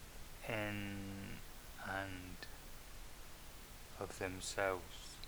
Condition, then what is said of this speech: Multiple sclerosis. It's not fatigue, I ain't got fatigue per se, but my eyes are really struggling today, so I'm slowing down to read it all.